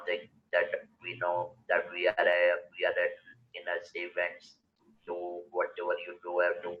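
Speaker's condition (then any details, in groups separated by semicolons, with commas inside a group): Total laryngectomy; electrolarynx speech, needs to find sweet spot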